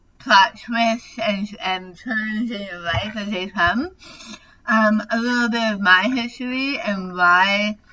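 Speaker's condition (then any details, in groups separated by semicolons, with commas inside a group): Tongue cancer surgery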